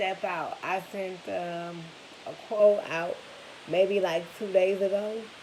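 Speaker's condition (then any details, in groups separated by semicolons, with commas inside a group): Cerebral palsy; spastic cerebral palsy from birth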